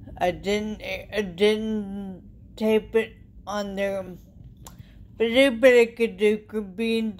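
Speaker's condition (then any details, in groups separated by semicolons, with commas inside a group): Traumatic brain injury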